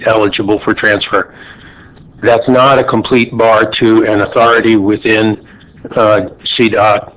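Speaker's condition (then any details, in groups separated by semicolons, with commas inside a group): No condition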